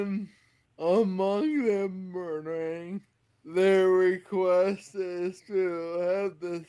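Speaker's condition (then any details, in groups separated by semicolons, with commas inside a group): Friedreich's ataxia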